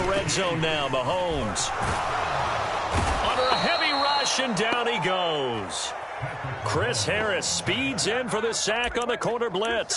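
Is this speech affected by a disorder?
No.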